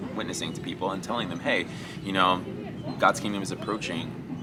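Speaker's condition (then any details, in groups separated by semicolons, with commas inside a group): No condition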